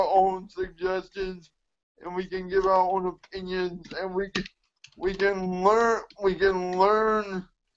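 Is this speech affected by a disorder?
Yes: cerebral palsy; mixed quadriplegia.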